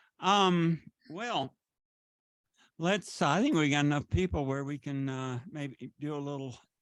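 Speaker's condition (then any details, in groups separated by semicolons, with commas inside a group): No condition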